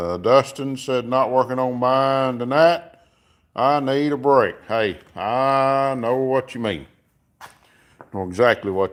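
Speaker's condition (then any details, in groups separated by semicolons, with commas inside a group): No condition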